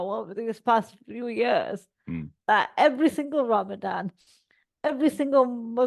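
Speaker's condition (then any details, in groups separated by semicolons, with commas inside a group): Cerebral palsy; all four limbs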